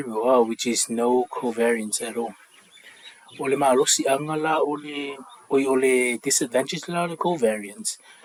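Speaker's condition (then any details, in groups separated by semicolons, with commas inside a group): No condition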